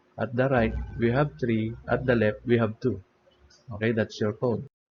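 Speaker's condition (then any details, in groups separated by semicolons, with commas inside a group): No condition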